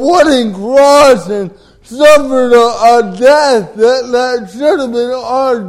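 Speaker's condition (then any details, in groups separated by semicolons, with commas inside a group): Cerebral palsy; delayed development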